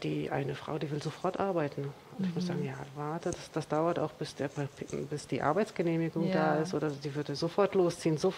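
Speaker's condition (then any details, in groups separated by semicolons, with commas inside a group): No condition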